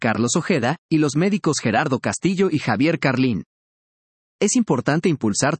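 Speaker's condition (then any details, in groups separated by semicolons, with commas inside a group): No condition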